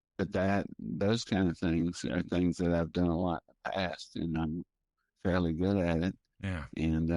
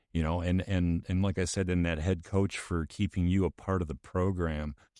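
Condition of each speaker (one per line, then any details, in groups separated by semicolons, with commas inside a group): Primary progressive multiple sclerosis; primary progressive, formerly relapsing-remitting, since late twenties; progressing five years, cane or walker, on DMT, therapy
No condition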